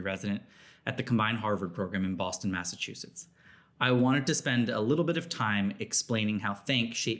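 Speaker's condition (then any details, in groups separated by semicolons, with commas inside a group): No condition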